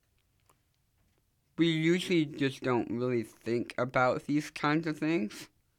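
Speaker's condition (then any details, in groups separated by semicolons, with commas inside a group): Down syndrome; does public speaking, gave recorded speech How Do You See Me, speaking live on radio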